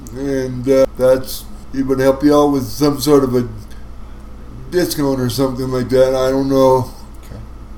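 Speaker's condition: Cerebral palsy; wheelchair for mobility

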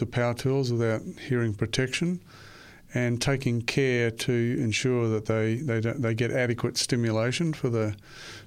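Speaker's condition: No condition

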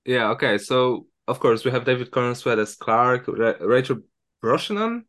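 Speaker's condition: No condition

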